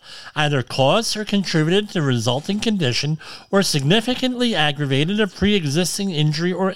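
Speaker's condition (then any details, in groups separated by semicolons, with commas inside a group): Cleft lip and palate; hearing checked this morning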